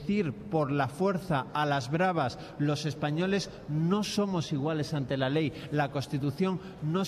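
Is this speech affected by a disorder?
No.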